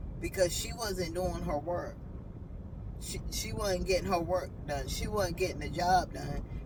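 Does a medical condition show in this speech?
No.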